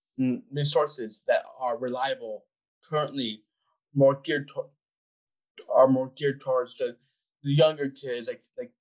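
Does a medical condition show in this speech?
Yes: Down syndrome; adult man, about 25; called very articulate by host, gave TEDx talk, runs public speaking business.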